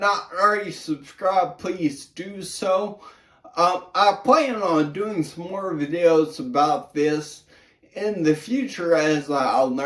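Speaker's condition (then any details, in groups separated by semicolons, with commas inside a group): Brain injury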